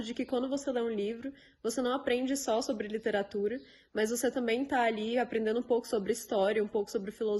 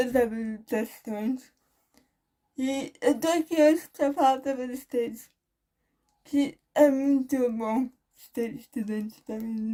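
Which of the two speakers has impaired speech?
The second: cerebral palsy.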